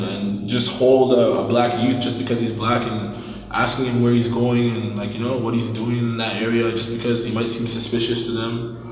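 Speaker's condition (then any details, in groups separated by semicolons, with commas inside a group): No condition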